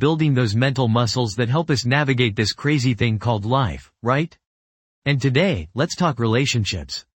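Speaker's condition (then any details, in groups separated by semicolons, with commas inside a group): No condition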